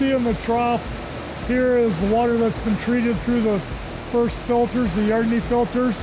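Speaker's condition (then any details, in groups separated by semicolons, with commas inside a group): No condition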